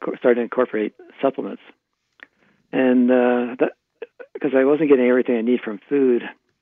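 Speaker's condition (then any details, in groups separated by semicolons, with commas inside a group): Parkinson's disease; right hand tremor at onset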